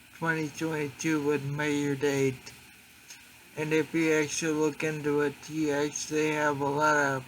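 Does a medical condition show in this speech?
Yes: traumatic brain injury; car accident.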